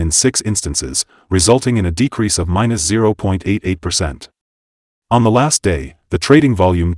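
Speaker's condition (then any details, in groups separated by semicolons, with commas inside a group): No condition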